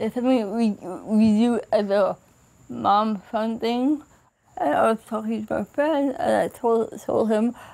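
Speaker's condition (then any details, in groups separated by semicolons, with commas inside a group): Cerebral palsy; from birth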